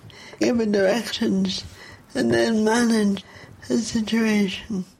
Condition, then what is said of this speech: Cerebral palsy. Repeat it, or you realise they don't know, or you realise you're not getting through because of your speech impediment.